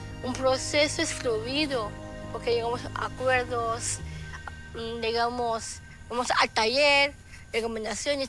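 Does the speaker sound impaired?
Yes: Down syndrome; short limbs, small feet, small hands, short arms, short neck and torso.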